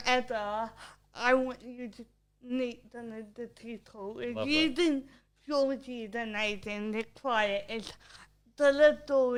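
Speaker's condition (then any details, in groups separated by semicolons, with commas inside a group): Cerebral palsy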